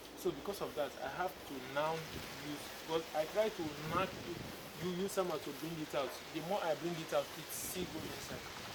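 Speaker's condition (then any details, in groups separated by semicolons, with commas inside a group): No condition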